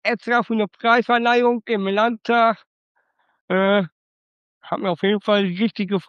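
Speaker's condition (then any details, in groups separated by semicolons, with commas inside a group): Down syndrome (Trisomie 21); congenital trisomy 21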